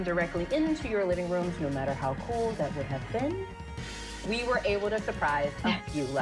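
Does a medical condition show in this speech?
No.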